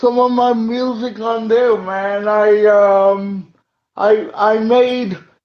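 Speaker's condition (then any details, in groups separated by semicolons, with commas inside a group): Cerebral palsy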